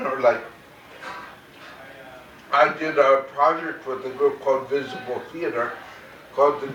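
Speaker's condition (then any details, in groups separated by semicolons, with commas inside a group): Cerebral palsy; very mild form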